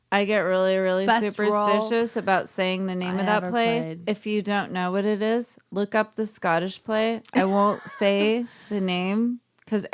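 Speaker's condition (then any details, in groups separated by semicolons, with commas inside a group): No condition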